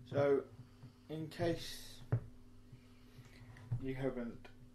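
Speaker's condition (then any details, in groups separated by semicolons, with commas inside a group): Mild cerebral palsy; mild, affects muscles and speech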